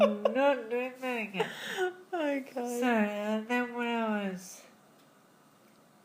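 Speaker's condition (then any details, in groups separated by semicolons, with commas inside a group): Friedreich's ataxia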